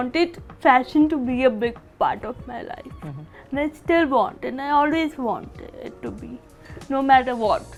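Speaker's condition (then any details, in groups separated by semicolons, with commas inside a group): Cerebral palsy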